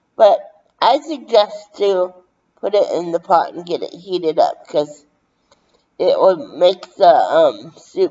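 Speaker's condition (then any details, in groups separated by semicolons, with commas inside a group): Brain injury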